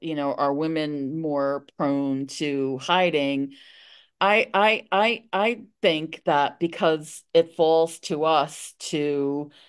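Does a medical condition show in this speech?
Yes: stuttering; at times disabling, including its emotional complexity; past avoidance of phone calls and of situations where stuttering might happen, feared being heard stuttering; here repeated words.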